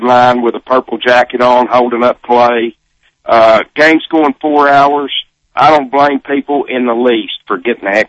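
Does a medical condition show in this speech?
No.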